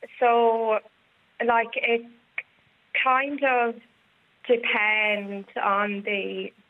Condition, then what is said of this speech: Stuttering. Like, you know, it's kind of putting pressure on me to speak faster.